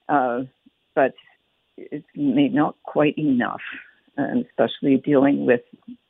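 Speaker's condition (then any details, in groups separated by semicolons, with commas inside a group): Aphasia after hemorrhagic stroke; hemorrhagic stroke in 2006, frontal lobe surgically removed, 2.5 months hospital and rehab, speech pathologist; writing, listening and another language skill very difficult, speaking reported good, some losses permanent; speaks very well by own account, relearned language from scratch, communicates clearly per host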